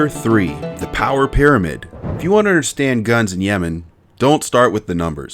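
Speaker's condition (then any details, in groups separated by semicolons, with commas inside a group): No condition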